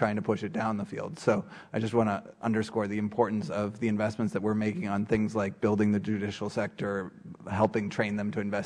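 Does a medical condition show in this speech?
No.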